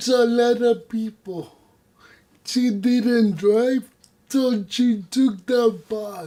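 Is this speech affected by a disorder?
Yes: cerebral palsy; voice.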